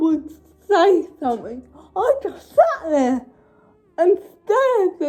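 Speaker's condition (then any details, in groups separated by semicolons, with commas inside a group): Cerebral palsy; sounds a little funny, breathing affected, recent voice trouble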